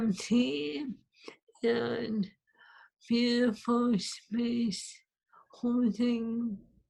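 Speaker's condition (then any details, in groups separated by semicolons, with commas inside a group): ALS; swallowing lost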